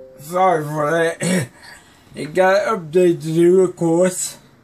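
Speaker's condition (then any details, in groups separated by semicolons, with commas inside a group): Cerebral palsy; may be hard to understand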